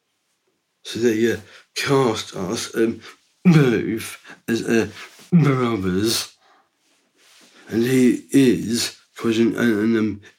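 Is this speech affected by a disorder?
Yes: Down syndrome; three copies of chromosome 21.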